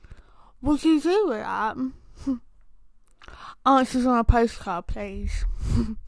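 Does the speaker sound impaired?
Yes: tongue cancer; oral cancer starting as tongue patch, spread to neck lymph nodes, HPV suspected trigger, late presentation; chemotherapy, no spread beyond lymph nodes, windpipe clear on x-ray.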